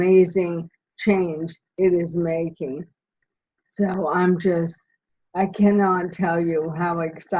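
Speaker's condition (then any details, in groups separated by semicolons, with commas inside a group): Primary lateral sclerosis; slow-progressing ALS form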